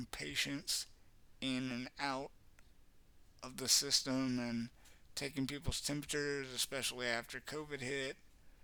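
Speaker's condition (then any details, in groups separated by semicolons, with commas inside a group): Cerebral palsy; has had speech therapy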